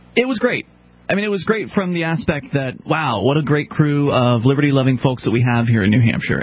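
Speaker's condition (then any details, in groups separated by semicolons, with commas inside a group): No condition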